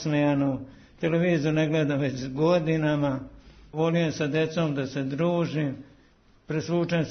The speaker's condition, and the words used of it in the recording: Parkinson's disease. I vi imate poteškoća zdravstvenih, bolujete od Parkinsonove bolesti, ali se naravno to ne vidi na radiju, mi pričamo najnormalnije, uspevate i da prevaziđete te teškoće, nije to lako.